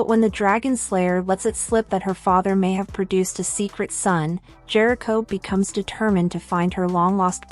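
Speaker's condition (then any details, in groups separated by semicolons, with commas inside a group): No condition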